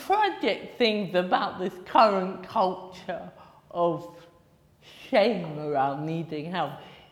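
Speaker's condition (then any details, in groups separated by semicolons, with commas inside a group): Cerebral palsy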